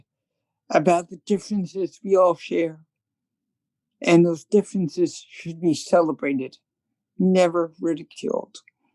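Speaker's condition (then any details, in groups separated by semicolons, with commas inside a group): Cerebral palsy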